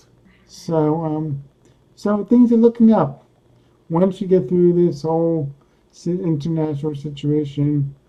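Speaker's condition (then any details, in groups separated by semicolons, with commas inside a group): Cerebral palsy; speaks coherently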